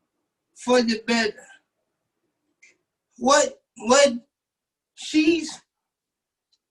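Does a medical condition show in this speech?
Yes: cerebral palsy; uses wheelchair.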